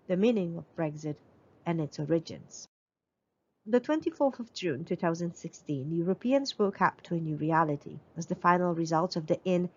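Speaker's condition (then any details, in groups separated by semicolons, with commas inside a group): No condition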